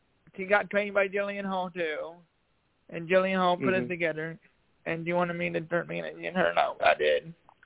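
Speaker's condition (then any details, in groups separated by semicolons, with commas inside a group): Cerebral palsy; voice improved over last year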